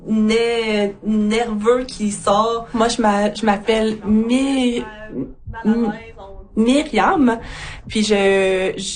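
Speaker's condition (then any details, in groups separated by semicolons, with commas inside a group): Stuttering; stuttering since age 6; repeated sounds, prolonged sounds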